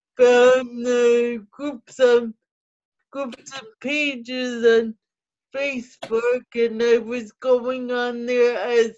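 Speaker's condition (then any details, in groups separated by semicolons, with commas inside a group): Cerebral palsy; cerebral palsy since childhood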